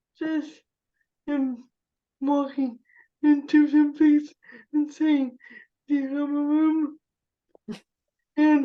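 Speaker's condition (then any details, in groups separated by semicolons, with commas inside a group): Cerebral palsy; spasticity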